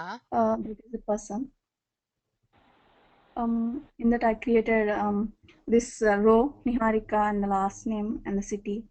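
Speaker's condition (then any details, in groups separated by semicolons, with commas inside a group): No condition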